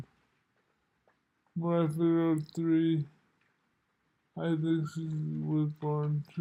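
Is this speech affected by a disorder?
Yes: multiple sclerosis.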